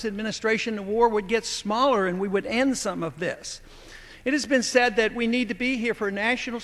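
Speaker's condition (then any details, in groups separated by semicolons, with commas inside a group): No condition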